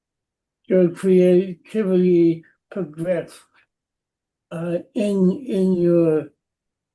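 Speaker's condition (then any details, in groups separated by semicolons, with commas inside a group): Cerebral palsy; present from birth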